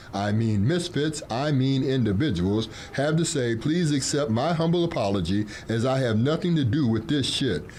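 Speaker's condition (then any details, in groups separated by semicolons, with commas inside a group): No condition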